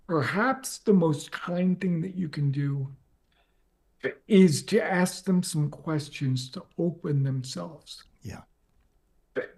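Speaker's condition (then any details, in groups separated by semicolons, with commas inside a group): ALS; progressive, onset leg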